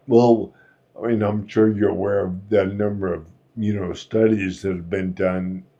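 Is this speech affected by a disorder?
Yes: Friedreich's ataxia.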